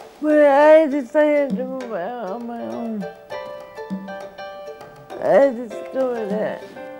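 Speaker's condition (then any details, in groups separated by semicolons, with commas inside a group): Cerebral palsy; severe speech impediment, hard to understand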